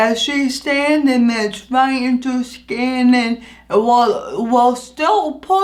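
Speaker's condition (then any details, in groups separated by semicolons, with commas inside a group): Anoxic brain injury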